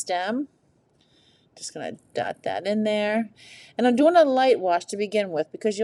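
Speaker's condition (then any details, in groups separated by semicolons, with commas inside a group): No condition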